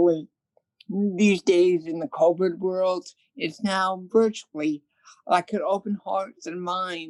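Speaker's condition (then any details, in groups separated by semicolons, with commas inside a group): Cerebral palsy; present from birth, hearing loss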